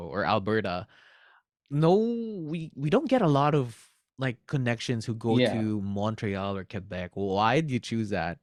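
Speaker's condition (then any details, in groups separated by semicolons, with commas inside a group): No condition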